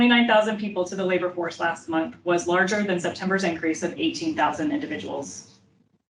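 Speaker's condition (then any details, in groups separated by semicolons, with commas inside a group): No condition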